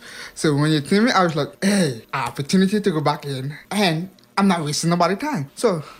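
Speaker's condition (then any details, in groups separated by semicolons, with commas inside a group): Hearing impairment; past speech impediment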